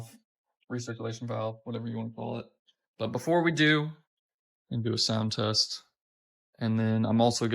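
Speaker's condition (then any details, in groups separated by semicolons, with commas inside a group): No condition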